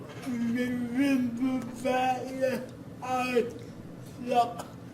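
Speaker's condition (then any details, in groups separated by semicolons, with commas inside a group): Cerebral palsy; severe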